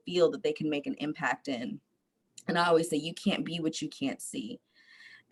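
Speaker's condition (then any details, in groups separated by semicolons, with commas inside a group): No condition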